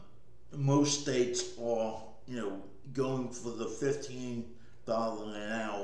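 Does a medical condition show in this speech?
Yes: cerebral palsy; speech may sound drunk.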